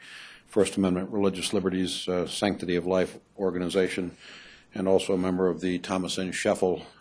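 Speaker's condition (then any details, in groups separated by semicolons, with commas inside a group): No condition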